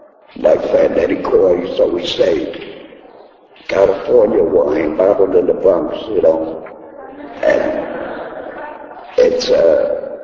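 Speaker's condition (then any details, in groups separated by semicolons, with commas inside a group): Laryngectomy; voice box removed by surgery, speech device placed in throat; taught to talk with throat device, cannot talk without thumb, earlier voice loss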